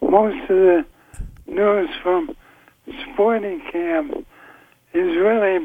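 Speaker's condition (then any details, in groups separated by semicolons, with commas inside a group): ALS; voice getting softer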